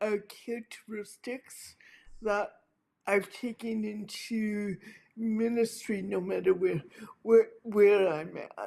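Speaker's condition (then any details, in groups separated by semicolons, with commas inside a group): Cerebral palsy; affects hands and speech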